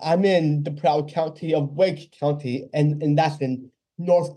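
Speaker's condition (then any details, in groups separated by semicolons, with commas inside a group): Down syndrome; congenital, lifelong; age 26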